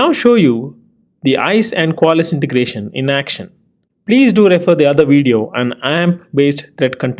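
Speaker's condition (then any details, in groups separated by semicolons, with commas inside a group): No condition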